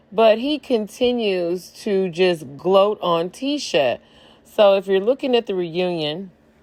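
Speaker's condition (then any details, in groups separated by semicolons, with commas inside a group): No condition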